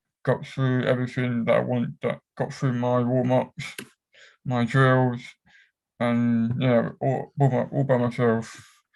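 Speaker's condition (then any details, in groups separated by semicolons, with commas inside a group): Cerebral palsy; affects whole body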